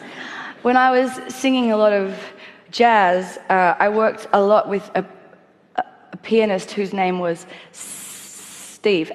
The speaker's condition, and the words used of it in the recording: Stuttering. It is the only time when what comes out of my mouth is comprehensively exactly what I intended.